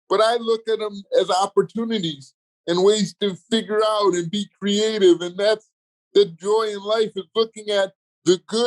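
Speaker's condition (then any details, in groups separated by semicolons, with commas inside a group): Cerebral palsy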